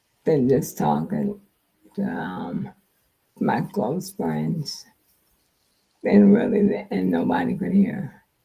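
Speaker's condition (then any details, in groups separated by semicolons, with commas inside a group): Multiple sclerosis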